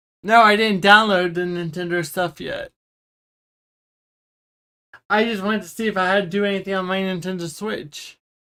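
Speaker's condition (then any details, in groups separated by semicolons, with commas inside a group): Cerebral palsy; wheelchair user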